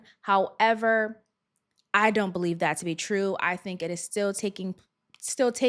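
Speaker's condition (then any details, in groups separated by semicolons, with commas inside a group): No condition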